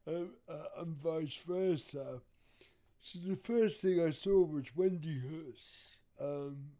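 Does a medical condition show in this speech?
Yes: cerebral palsy; wheelchair user.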